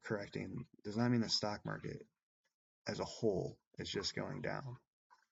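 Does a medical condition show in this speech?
No.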